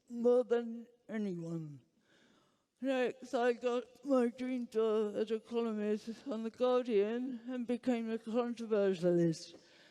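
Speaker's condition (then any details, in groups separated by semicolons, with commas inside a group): Huntington's disease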